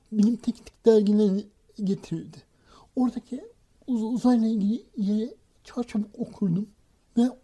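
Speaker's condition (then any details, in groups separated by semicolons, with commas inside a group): Cerebral palsy; school speech difficulty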